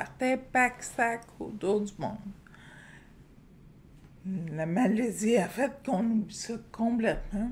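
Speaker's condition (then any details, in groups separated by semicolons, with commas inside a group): Friedreich's ataxia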